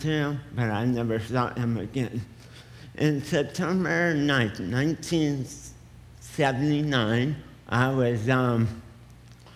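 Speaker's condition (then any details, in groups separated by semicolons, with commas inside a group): Cerebral palsy; affects speech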